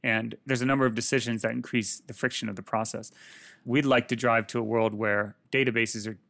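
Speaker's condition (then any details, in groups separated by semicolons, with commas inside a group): No condition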